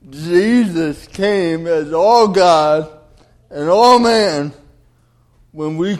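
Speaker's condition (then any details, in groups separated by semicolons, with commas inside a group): Cerebral palsy; oxygen loss at birth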